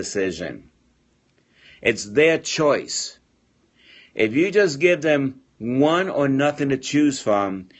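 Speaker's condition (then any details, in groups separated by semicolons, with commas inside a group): No condition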